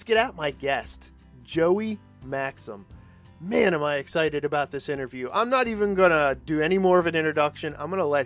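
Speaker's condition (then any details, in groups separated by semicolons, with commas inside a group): No condition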